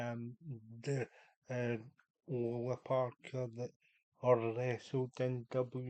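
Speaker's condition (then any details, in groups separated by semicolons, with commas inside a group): Cerebral palsy; unable to walk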